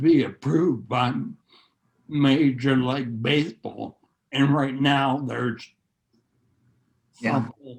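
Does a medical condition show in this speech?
Yes: neurological disease.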